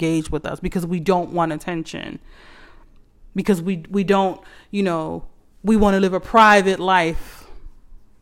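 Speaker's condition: No condition

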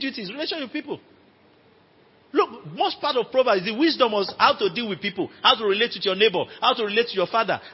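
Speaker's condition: No condition

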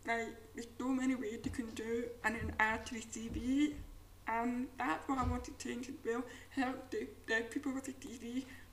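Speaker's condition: Profound deafness; struggled with hearing before implant

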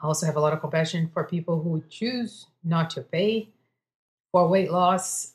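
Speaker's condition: No condition

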